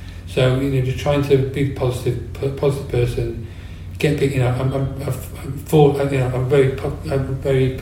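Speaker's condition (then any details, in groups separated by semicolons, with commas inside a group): Parkinson's disease; medication helps standing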